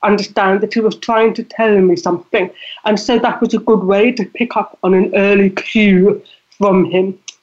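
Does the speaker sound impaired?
Yes: deafness; deafness audible in voice.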